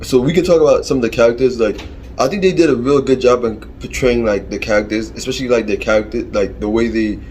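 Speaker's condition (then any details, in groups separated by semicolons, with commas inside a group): No condition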